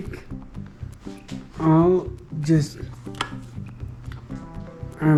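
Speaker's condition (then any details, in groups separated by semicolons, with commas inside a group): Traumatic brain injury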